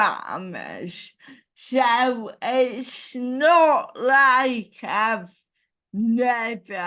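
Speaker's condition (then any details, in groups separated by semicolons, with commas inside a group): Cerebral palsy; ataxic type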